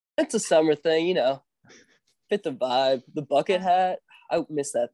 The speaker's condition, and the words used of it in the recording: No condition.